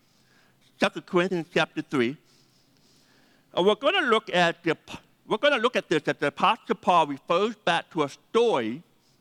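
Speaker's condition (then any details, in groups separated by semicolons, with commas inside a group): Deafness; needs names repeated several times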